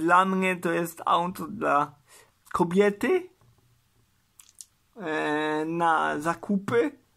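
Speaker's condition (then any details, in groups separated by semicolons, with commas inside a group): Cerebral palsy; uses wheelchair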